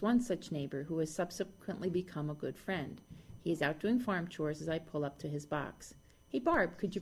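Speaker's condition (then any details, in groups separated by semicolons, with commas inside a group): No condition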